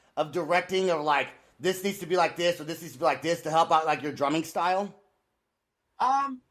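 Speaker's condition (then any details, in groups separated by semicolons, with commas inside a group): No condition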